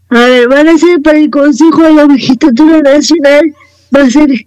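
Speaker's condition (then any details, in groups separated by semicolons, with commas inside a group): Cerebral palsy; no seizures, no medication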